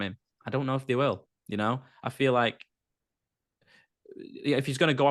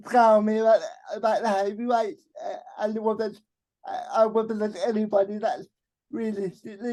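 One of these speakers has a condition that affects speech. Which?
The second: cerebral palsy; arms affected, left hand usable; distinctive speech pattern, different voice.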